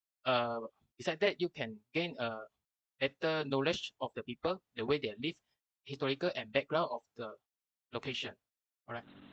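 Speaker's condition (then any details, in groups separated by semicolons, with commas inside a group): No condition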